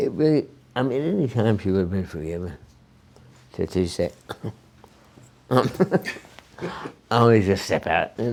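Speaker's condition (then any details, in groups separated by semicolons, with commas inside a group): Parkinson's disease; over 30 years since onset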